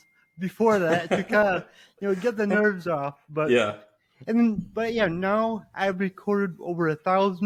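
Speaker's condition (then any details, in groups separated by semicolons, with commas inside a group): Cerebral palsy; altered body movement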